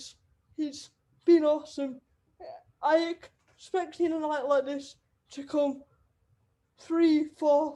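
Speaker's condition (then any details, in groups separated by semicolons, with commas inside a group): Cerebral palsy; wheelchair user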